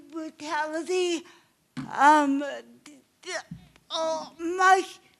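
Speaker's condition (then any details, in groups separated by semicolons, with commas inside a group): Cerebral palsy; obvious speech impairment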